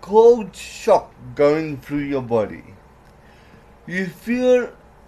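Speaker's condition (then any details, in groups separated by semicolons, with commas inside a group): Cerebral palsy; worse when mouth tires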